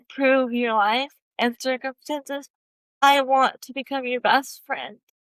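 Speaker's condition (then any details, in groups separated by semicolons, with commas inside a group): Cerebral palsy; present from birth, spasticity throughout entire body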